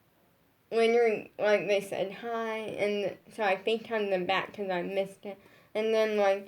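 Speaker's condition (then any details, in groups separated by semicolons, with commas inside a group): Brain injury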